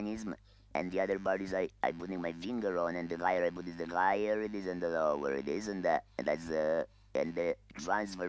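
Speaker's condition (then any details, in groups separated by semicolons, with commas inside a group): Laryngeal cancer, voice loss, electrolarynx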